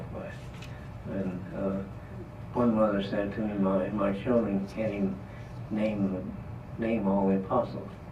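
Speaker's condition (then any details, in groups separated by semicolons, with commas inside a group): Parkinson's disease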